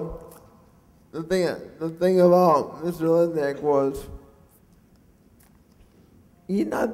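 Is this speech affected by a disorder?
Yes: cerebral palsy; mixed quadriplegic type.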